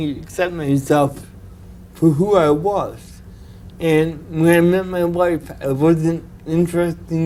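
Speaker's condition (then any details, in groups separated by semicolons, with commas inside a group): Cerebral palsy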